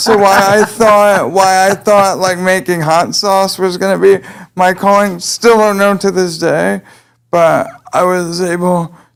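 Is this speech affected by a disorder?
Yes: cerebral palsy; able to speak.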